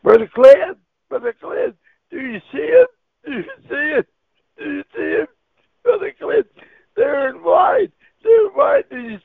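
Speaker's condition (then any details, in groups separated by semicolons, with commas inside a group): Cerebral palsy; wheelchair user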